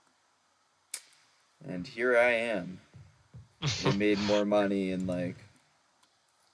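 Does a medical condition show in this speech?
No.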